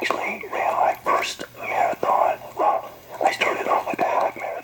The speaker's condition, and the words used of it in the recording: Parkinson's disease. And so, to help me be able to be heard, I have a amplifier that I use so people can hear me.